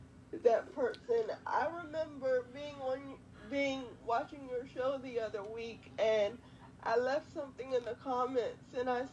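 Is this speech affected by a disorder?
Yes: quadriplegic cerebral palsy.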